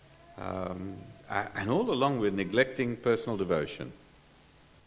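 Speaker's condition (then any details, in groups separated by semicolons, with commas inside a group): No condition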